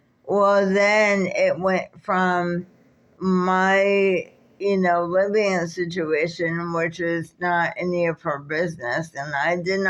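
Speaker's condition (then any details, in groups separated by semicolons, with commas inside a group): Cerebral palsy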